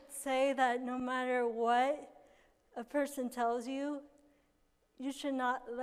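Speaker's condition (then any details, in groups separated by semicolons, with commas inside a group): Cerebral palsy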